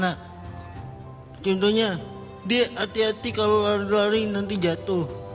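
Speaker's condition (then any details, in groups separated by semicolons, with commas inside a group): Cerebral palsy; acquired from car accident at five, weak legs, walking aid; about 26 years since onset, needs to sit; affected by accident, not very fluent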